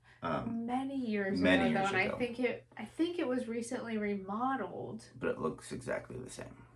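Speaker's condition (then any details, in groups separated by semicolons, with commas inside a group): No condition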